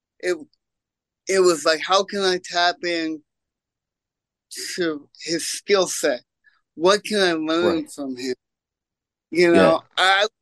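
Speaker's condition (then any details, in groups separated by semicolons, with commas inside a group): Cerebral palsy; congenital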